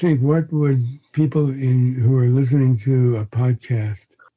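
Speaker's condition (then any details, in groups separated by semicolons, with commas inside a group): Parkinson's disease; lethargy rather than shakes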